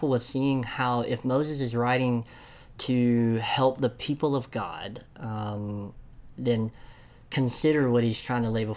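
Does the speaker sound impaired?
Yes: cleft lip and palate; congenital.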